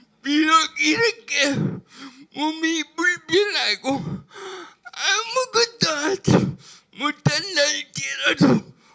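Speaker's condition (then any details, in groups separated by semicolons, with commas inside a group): Brain lesion disability grade 1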